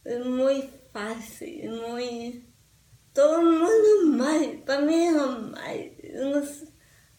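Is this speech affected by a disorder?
Yes: cerebral palsy; speech affected, improves with exercise and speech therapy but never normal, sounds drunk, talks a lot.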